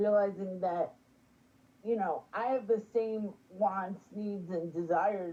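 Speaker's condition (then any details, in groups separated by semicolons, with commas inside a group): Spastic quadriplegic cerebral palsy; all four limbs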